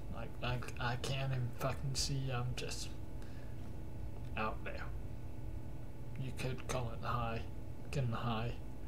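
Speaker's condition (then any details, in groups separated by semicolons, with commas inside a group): Cerebral palsy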